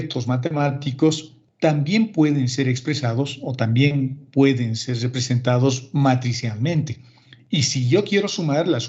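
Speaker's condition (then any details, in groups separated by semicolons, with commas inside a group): No condition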